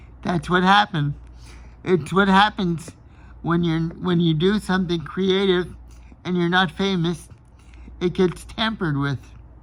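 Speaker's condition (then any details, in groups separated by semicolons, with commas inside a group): Cerebral palsy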